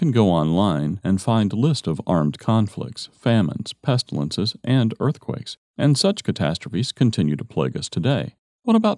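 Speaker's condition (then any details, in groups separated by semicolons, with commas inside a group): No condition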